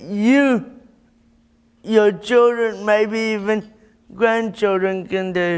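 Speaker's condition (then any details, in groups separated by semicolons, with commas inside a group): Cerebral palsy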